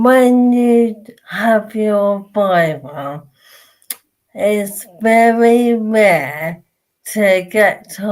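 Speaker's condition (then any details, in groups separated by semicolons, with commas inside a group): Motor neurone disease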